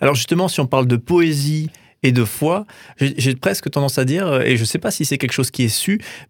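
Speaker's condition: No condition

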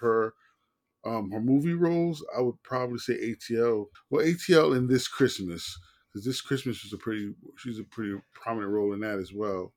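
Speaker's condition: No condition

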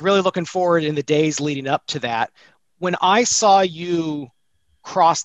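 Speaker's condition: No condition

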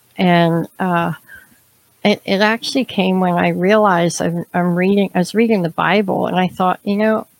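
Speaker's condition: Cleft palate, severe

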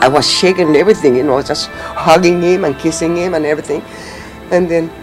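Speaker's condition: No condition

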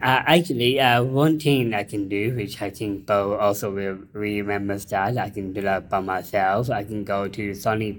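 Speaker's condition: Down syndrome; intellectual disability

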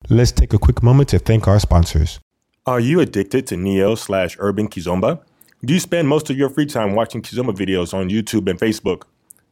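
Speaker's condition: No condition

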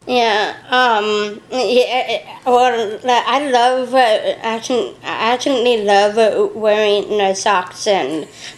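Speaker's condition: Down syndrome; age 34

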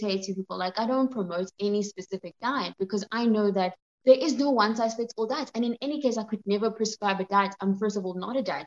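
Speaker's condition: No condition

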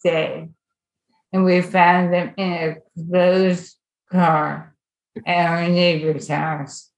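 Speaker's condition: ALS; onset with wrist weakness and reduced grip

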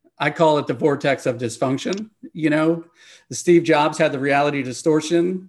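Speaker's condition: No condition

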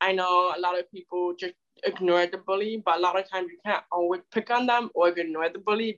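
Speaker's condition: Deafness; spoken speech surprises others

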